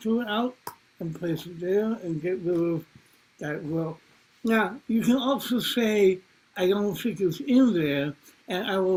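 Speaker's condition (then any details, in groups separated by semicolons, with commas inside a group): Cerebral palsy; from birth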